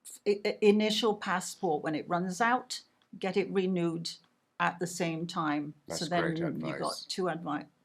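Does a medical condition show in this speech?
No.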